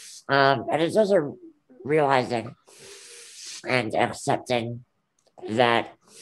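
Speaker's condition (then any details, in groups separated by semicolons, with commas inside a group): Ullrich congenital muscular dystrophy; no treatment expected in lifetime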